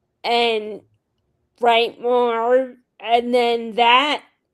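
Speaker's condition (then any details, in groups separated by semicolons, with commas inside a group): Friedreich's ataxia; handwriting and speech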